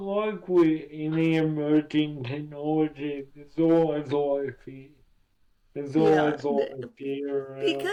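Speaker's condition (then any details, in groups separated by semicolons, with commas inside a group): Cerebral palsy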